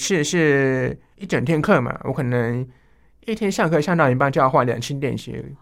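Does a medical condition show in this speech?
Yes: hearing loss; hearing loss from enlarged vestibular aqueduct, long auditory-speech training with therapist 蘇心怡 into junior high, electronic hearing device; articulation clear enough, too fast, speeds up and loses breath when absorbed, heavy nasality, mistaken for overseas student.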